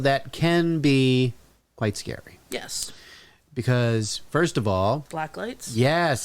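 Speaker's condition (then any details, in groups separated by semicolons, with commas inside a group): No condition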